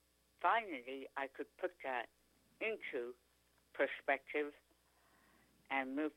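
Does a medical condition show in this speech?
Yes: tongue cancer; after surgery could not speak or swallow, feeding tube, now speaks pretty clearly.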